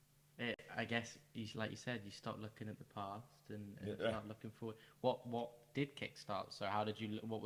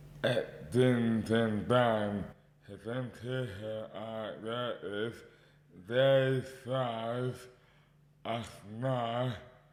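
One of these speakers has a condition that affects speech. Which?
The second: dystonia; rare movement disorder, affects mouth and hands; onset age 23, diagnosed five years later; mouth impairment affects speech.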